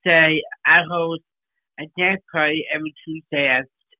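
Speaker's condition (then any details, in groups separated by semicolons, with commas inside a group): Down syndrome; congenital down syndrome, recent covid pneumonia needing oxygen, cardiac arrest and critical care; short simple answers, non-standard grammar, business partner completes some sentences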